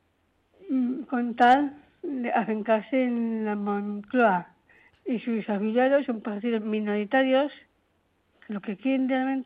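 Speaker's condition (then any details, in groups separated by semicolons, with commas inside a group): Down syndrome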